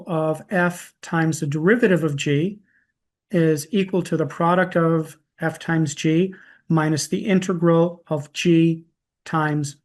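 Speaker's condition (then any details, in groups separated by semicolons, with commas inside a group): No condition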